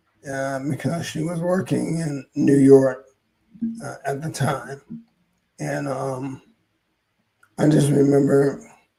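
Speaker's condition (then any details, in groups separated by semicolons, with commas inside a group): ALS; hoarse voice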